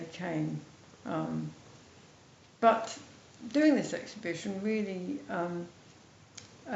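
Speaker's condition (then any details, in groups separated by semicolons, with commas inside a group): MND, mild; speech slightly affected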